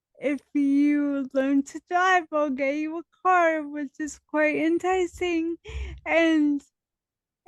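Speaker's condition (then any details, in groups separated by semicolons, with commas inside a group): Dystonia; dystonia from infancy, DBS implanted, wheelchair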